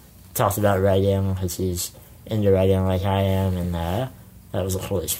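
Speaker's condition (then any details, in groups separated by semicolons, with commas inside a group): Spinal muscular atrophy; hands talking over to cousin mid-interview to give jaw a break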